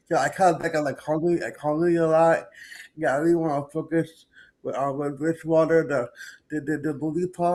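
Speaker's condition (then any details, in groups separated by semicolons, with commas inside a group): Cerebral palsy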